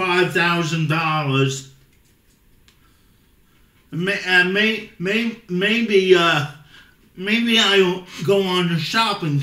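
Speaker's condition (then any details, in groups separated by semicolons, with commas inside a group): Cerebral palsy; speech sounds unusual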